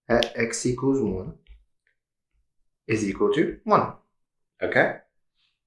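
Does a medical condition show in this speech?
No.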